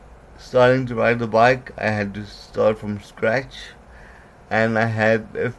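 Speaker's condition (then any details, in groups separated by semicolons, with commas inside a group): Cerebral palsy; from birth, diagnosed age 2, learned speech special-needs school, writing difficult, poor balance, later myasthenia gravis; some words unclear, certain letters flat, trouble formulating words, worse when mouth tires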